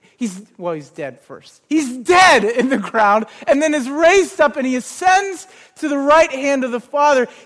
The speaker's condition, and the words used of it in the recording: No condition.